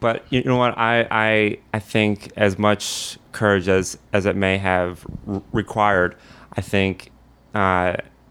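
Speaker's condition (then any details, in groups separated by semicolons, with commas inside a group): Stuttering; 3 weeks at American Institute for Stuttering (AIS), Manhattan, openly discloses stuttering; stutters without visible struggle, comfortable confident speech, some words not out perfectly; repeated sounds, repeated words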